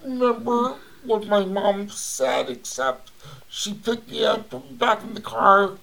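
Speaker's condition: Cerebral palsy; voice audibly affected

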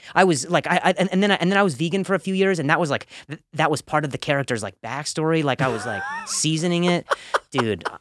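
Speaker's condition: Stutter, acquired neurogenic; lost motor skill function after sleeping on a softball concussion; about 10 years since onset, ongoing speech therapy and physical therapy; fears stuttering when talking to admired comics at the Comedy Store, eases with comfort; repeated sounds, repeated words

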